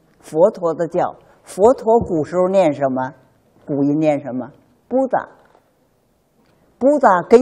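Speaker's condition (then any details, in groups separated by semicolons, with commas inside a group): No condition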